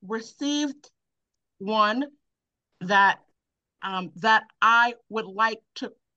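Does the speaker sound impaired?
Yes: aphasia after stroke; cause stroke; seeing a therapist, keeps talking to improve; comprehends well but cannot repeat, viewer describes speech as clear.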